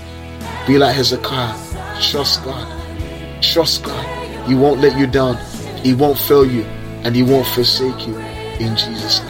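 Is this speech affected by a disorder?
No.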